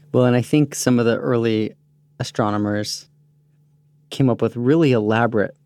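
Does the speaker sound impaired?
No.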